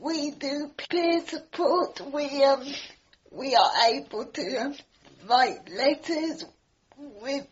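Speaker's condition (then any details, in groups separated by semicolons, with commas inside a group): Cerebral palsy, affects all four limbs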